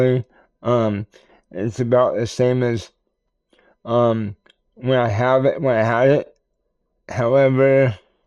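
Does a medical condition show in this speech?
Yes: cerebral palsy; tends to mess up words.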